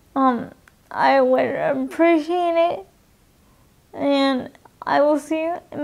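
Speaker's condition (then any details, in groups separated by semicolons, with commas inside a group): Cerebral palsy, spastic quadriplegic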